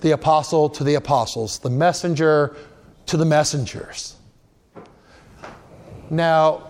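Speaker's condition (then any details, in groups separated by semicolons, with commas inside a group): No condition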